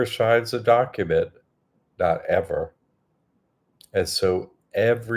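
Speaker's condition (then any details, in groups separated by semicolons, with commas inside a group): No condition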